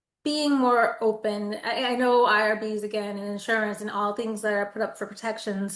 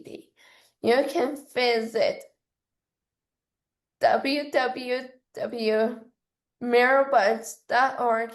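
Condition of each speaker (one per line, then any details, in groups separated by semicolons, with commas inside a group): No condition
Cerebral palsy; affects muscles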